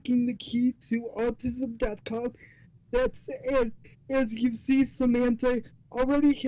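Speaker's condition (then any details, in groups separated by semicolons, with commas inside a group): Cerebral palsy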